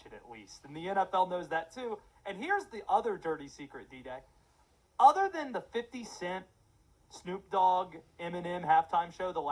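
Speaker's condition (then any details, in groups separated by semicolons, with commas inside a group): No condition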